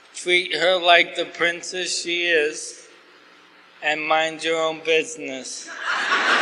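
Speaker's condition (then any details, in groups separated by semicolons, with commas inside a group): ALS; asked to talk slower, clearer, losing voice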